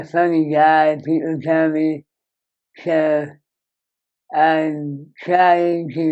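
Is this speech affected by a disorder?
Yes: Moebius syndrome; severe nerve damage.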